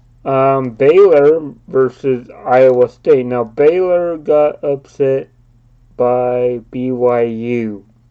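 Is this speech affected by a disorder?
Yes: cerebral palsy.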